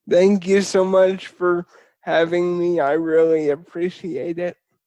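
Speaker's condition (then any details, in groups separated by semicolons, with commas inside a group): Spastic cerebral palsy; spastic form, quadriplegia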